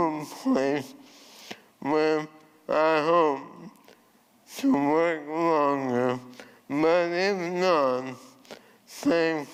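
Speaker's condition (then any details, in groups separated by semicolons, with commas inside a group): ALS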